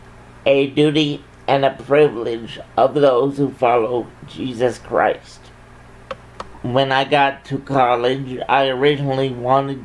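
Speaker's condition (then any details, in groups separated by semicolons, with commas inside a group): Cerebral palsy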